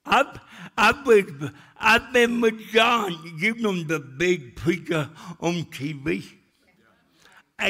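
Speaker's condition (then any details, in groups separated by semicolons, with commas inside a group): Cerebral palsy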